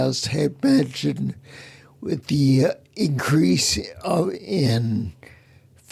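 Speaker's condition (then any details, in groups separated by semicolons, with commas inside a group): Spinocerebellar ataxia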